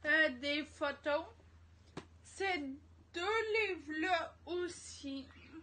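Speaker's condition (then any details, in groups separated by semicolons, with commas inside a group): Ataxia; degenerative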